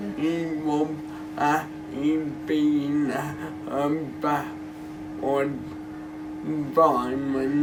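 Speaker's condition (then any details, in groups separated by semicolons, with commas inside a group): Cerebral palsy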